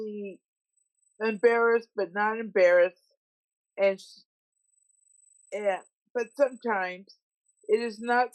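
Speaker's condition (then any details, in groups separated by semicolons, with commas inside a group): Multiple sclerosis; affects walking and balance, uses walking stick; frequent falls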